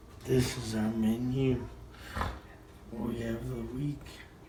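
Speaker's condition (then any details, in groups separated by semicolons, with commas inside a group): Traumatic brain injury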